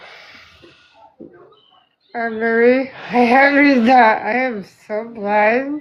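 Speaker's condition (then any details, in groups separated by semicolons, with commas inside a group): Spinal muscular atrophy type 2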